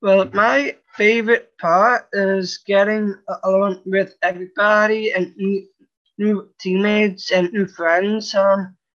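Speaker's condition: Down syndrome; 36-year-old man, from birth

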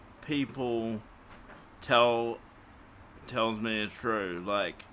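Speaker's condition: Cerebral palsy; morphine not allowed after it

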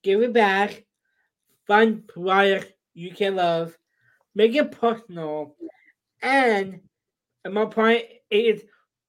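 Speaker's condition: Down syndrome; from birth, incomplete intestine, intestinal bypass surgery on day three, heart defect with two holes, congestive heart failure, open heart surgery in infancy; short simple phrases, says he is really good at speaking, does public speaking engagements

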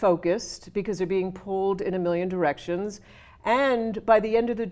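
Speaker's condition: No condition

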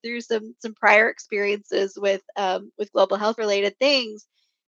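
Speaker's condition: No condition

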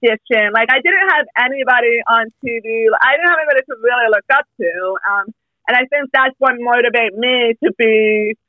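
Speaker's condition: Hearing loss, speech impediment, mild; hearing impairment since birth, relies on lip reading, not deaf, needs clear masks and subtitles; voice sounds different, had intensive speech therapy

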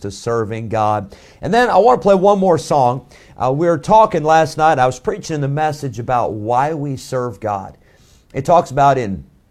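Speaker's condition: No condition

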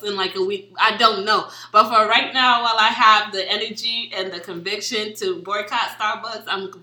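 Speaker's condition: No condition

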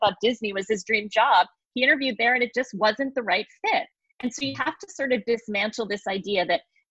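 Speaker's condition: No condition

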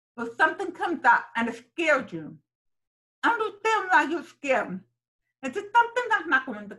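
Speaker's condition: Deafness, sensorineural hearing loss; congenital profound sensorineural, damaged nerves, found 9 months, behind-ear aid at 10, adult cochlear implant; raised oral, about 10 years speech therapy, mainstreamed in public school

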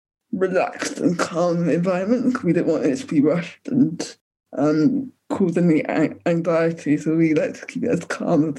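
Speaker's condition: Cerebral palsy; cerebral palsy from birth

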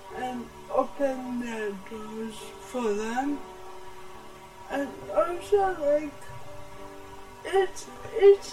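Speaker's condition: Cerebral palsy; present from birth, much therapy in childhood; adult

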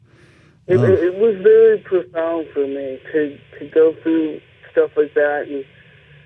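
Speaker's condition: Cerebral palsy; speech impediment while growing up

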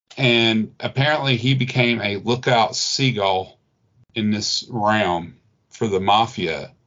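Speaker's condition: No condition

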